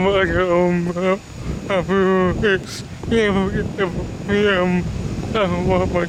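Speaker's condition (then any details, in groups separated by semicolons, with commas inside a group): Cerebral palsy; body affected; speech disability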